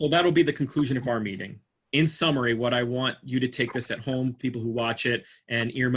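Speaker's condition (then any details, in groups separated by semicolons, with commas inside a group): No condition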